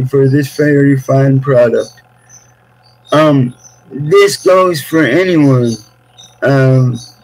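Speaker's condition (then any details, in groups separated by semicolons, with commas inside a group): Cerebral palsy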